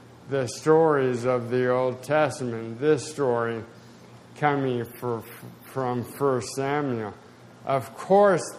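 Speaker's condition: Spasticity, mild

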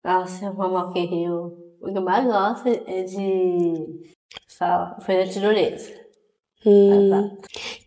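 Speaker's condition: Down syndrome; genetic condition, trisomy 21

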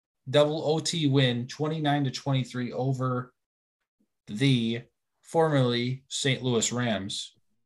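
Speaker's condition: No condition

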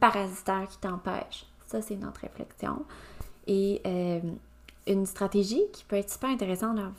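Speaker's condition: No condition

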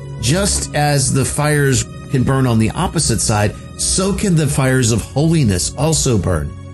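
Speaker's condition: No condition

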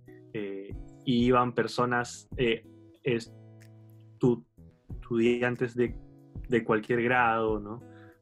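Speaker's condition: Stuttering; stuttering since about age four, aware by late primary school, treatment sought around age seven; still stutters, past non-specialist therapy partly helped, adolescent psychologist for anxiety, later fluency control training; head moved toward shoulder on effort, later pen squeezing, repeated 'Mi Nombre Es', avoided speaking at university; repeated sounds, repeated words, prolonged sounds

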